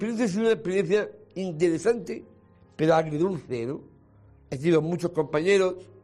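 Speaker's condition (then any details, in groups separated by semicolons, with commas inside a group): Down syndrome; man aged 43, features noted from birth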